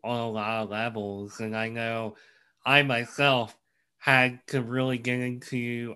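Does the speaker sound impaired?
Yes: cleft lip and palate; craniofacial condition.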